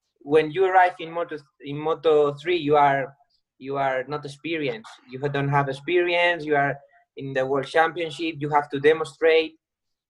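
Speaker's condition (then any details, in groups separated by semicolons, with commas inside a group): No condition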